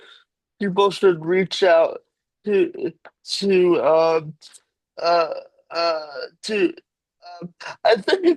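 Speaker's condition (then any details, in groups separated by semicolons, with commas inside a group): Cerebral palsy; cerebral palsy from birth, uses wheelchair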